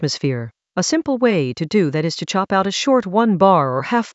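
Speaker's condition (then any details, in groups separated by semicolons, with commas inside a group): No condition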